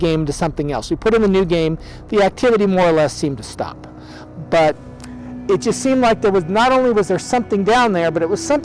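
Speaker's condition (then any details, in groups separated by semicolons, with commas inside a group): No condition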